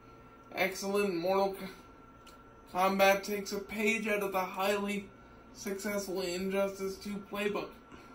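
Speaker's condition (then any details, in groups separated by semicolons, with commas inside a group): Cerebral palsy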